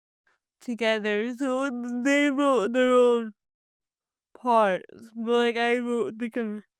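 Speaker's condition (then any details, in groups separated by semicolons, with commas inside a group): Cerebral palsy; from birth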